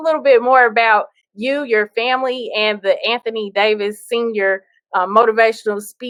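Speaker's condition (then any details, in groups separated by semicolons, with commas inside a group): No condition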